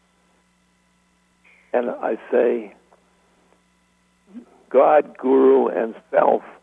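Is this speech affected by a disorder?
Yes: expressive aphasia; caused by stroke, partial paralysis; 10 years since stroke, physical therapy, Rolfing, walks in swimming pool on Maui; keeps silence in lectures, no longer explains it, announces aphasia to audience.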